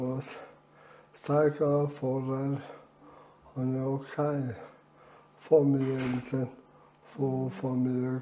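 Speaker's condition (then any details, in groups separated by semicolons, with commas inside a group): Amyotrophic lateral sclerosis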